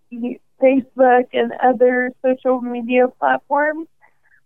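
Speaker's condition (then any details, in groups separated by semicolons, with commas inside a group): ALS; considering walking device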